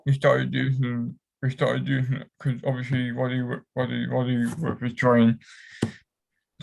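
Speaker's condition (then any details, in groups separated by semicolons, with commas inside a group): Cerebral palsy; affects whole body; cramps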